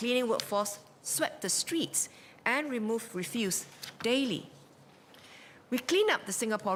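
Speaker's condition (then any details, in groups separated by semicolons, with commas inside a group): No condition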